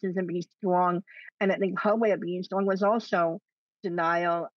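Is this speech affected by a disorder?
Yes: cleft lip and palate; congenital cleft lip and palate, no single known cause, multiple surgeries throughout life, ongoing medical and dental needs.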